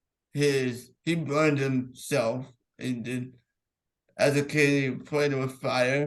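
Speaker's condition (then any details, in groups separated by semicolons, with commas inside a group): Cerebral palsy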